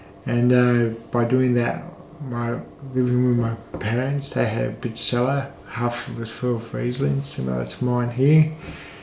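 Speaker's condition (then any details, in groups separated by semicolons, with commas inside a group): Cerebral palsy, mild; right side, balance and coordination affected; slight; speech affected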